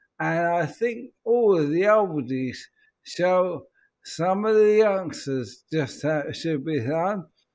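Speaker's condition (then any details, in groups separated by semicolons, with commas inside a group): ALS; speech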